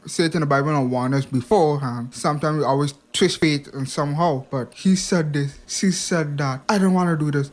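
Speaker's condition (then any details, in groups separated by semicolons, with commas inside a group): Hearing impairment; past speech impediment, ongoing hearing loss; hearing not too great; speech impediment overcome through much speech practice and focused listening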